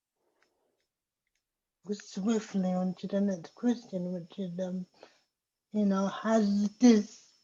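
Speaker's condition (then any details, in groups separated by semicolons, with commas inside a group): Cerebral palsy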